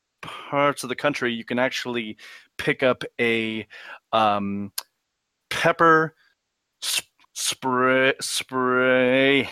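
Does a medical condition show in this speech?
Yes: stutter; here repeated sounds, prolonged sounds, blocks.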